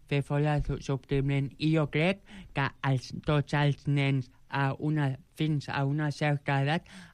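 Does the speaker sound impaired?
Yes: Joubert syndrome; present from birth; age 29.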